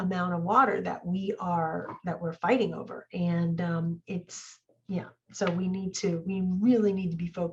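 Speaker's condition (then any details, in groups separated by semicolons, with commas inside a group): No condition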